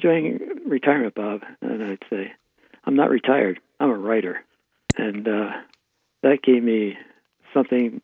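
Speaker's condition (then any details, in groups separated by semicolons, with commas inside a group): Parkinson's disease; right hand tremor at onset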